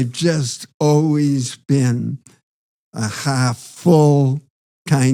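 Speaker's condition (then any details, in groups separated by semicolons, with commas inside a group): Parkinson's disease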